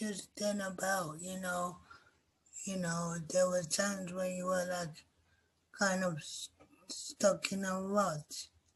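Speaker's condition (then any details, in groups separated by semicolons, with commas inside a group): Cerebral palsy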